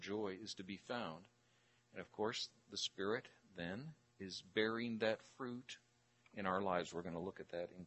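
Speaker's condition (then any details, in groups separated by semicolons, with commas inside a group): No condition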